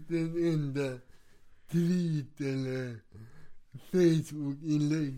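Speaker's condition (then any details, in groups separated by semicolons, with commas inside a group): Cerebral palsy; has two wheelchairs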